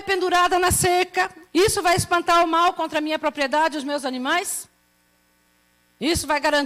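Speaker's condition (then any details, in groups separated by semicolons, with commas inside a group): No condition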